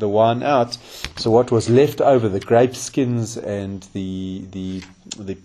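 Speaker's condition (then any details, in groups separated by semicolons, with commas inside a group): No condition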